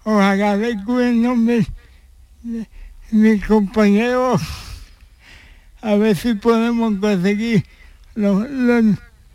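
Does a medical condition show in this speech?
Yes: cerebral palsy; since birth, needs extra support for daily living activities.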